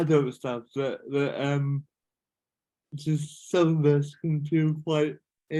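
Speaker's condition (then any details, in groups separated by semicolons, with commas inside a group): Cerebral palsy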